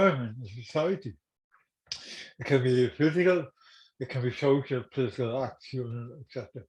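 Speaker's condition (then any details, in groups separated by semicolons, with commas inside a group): Cerebral palsy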